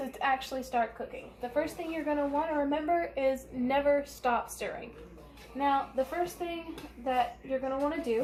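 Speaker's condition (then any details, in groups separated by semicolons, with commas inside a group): No condition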